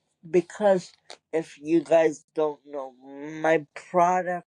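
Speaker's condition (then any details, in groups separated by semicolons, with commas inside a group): Cerebral palsy; wheelchair user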